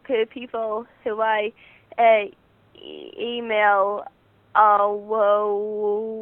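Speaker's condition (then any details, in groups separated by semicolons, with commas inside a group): Stuttering; stuttering since beginning to talk, speech therapy with own speech therapist; about 18, starting college, therapy every two weeks, summer three-session intensive, Friends National Association; needs extra time to speak, letters to teachers, friends avoid filling in words; repeated sounds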